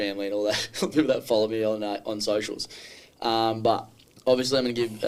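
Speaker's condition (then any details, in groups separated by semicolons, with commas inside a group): No condition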